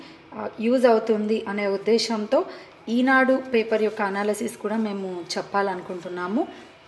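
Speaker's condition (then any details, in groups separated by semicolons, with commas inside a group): No condition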